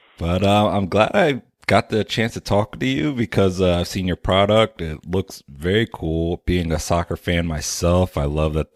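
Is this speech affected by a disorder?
No.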